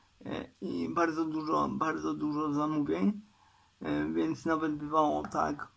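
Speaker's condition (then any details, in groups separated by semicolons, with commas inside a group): Cerebral palsy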